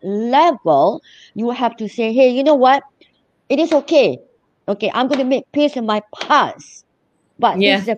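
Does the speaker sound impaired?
Yes: cleft lip and palate; congenital cleft lip and palate splitting into nose, 8 to 10 surgeries from 3 months to age 30; born with speech impediment from palate break, about 1 to 1.5 years speech therapy.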